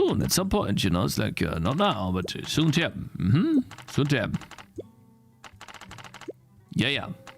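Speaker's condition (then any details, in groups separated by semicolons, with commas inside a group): No condition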